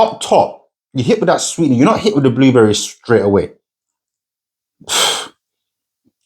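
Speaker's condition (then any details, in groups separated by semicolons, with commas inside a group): No condition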